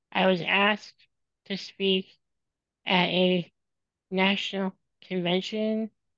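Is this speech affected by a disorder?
Yes: spinal muscular atrophy; motorized wheelchair user whole life.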